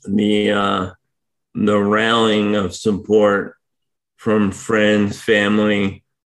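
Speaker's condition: ALS; difficulty speaking for long periods

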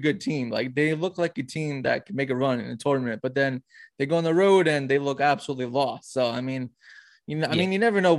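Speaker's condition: No condition

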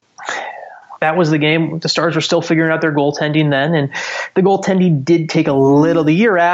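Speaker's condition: No condition

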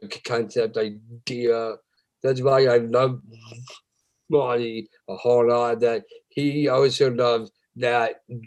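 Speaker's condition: Down syndrome

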